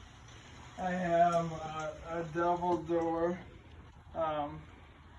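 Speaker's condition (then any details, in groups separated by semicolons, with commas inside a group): ALS; starting to lose voice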